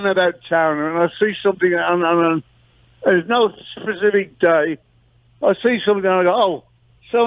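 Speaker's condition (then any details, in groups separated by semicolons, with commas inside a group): Parkinson's disease; long duration, mild case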